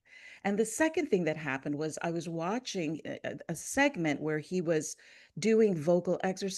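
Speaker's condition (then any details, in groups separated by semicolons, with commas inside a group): No condition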